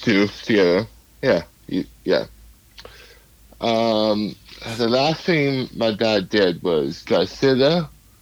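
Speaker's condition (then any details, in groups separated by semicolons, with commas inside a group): Cerebral palsy; speech affected, hard for others to understand at first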